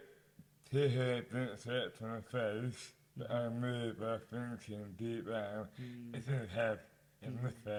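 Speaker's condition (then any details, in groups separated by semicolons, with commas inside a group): Dystonia; mouth impairment affects speech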